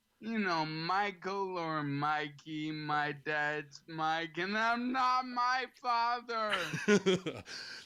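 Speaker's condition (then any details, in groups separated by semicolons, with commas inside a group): ALS; slightly slurred, has to slow down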